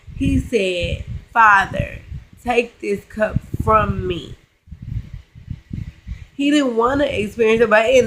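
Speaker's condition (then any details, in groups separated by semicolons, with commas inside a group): Cerebral palsy, spastic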